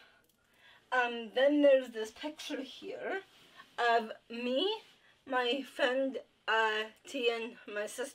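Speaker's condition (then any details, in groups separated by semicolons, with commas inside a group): Down syndrome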